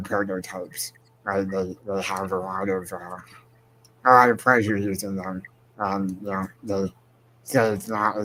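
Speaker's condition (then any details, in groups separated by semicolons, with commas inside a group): Spinal muscular atrophy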